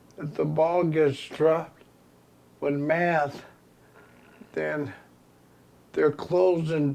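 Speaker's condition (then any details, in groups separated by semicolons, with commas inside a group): ALS; progressive terminal illness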